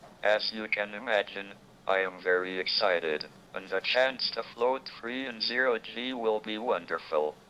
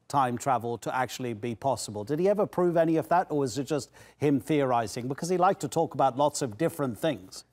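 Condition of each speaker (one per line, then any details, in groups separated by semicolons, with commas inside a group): Motor neuron disease (ALS); rare form, wheelchair most of life, speech-generating device
No condition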